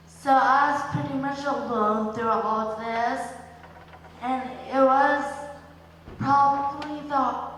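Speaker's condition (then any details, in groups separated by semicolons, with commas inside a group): Speech and balance impairment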